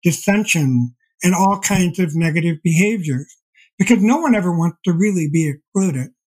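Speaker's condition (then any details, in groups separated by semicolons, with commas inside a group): Deafblindness; progressive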